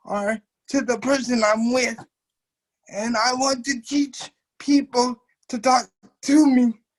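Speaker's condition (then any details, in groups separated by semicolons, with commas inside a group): Cerebral palsy; uses wheelchair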